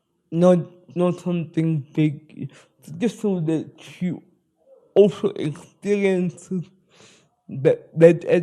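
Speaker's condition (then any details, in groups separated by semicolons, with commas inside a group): Spastic cerebral palsy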